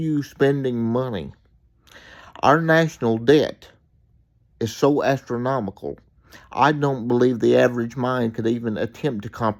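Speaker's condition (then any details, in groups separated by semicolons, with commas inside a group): Cerebral palsy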